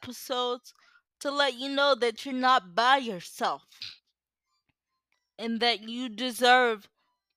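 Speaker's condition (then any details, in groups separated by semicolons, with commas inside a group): Cerebral palsy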